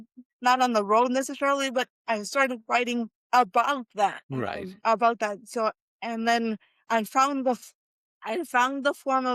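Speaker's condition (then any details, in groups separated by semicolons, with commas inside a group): Quadriplegic cerebral palsy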